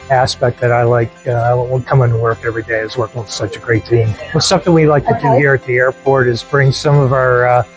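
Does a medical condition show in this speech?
No.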